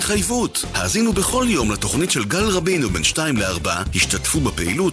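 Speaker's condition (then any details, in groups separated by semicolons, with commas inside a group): No condition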